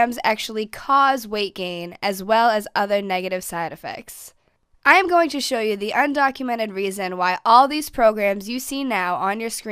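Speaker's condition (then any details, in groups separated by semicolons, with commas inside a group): No condition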